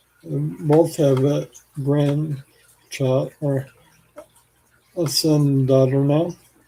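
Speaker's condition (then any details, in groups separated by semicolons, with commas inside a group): ALS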